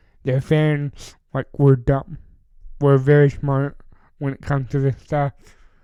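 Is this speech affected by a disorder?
Yes: cerebral palsy.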